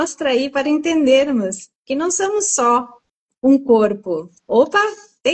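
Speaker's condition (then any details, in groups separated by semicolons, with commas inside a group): No condition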